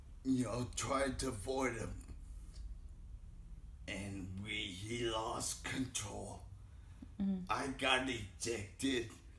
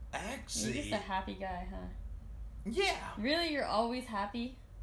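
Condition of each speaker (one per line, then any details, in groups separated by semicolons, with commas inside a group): Traumatic brain injury; car accident at 28, multiple throat intubations; acquired at age 28 in car accident; speech difficulty from brain injury, throat pain when talking
No condition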